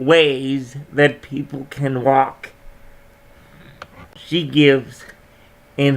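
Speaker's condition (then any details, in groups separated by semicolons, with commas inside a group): Cerebral palsy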